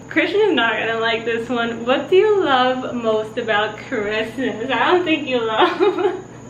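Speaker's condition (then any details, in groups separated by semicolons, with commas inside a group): No condition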